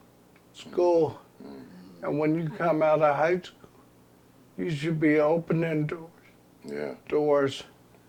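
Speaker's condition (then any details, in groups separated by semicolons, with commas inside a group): ALS; progressive terminal illness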